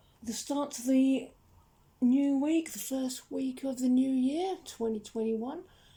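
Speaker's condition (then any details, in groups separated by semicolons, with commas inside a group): No condition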